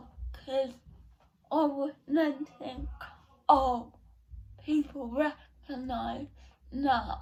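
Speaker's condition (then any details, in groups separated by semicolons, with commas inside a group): Cerebral palsy; not quadriplegic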